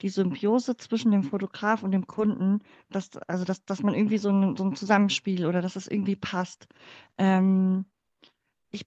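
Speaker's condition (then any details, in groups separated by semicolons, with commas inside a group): Cleft palate; congenital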